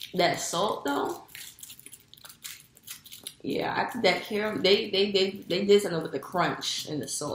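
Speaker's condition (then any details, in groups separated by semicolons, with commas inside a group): No condition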